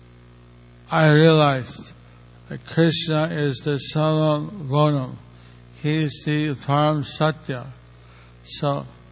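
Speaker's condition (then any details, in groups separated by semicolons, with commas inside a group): Stroke; a little over a year since stroke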